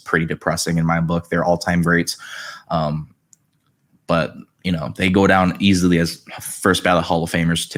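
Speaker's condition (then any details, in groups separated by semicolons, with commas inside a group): No condition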